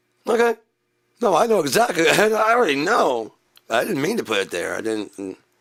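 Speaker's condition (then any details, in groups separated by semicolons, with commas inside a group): No condition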